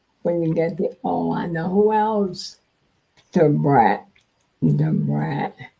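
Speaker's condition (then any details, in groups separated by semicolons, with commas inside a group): Multiple sclerosis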